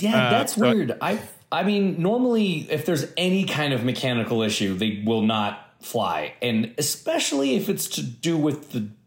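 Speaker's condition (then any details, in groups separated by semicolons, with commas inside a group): No condition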